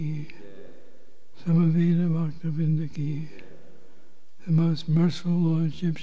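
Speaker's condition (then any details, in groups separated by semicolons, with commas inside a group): Parkinson's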